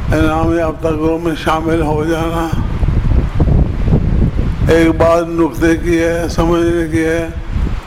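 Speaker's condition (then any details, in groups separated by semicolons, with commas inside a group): Difficulty speaking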